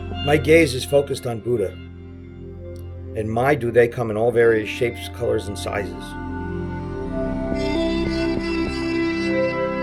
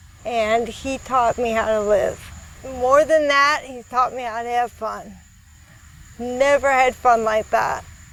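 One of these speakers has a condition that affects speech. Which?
The second: cerebral palsy; brain damage from infant fever, whole body, right arm barely usable.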